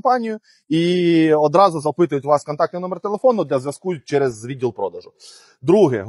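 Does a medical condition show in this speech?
No.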